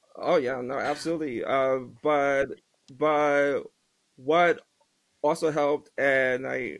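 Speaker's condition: Stuttering; attended National Stuttering Association conferences many times; repeated words, prolonged sounds

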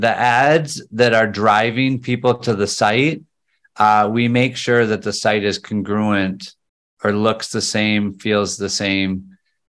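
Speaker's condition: No condition

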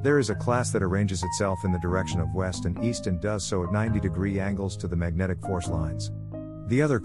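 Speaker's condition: No condition

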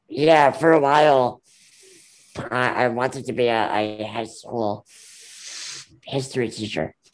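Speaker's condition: Ullrich congenital muscular dystrophy

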